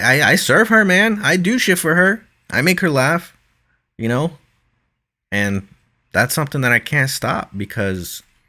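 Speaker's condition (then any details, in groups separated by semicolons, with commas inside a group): No condition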